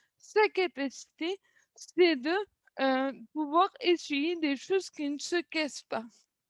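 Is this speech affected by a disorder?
Yes: cerebral palsy.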